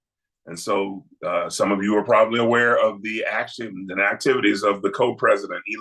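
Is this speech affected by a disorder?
No.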